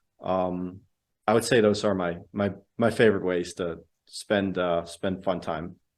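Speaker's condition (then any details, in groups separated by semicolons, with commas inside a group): No condition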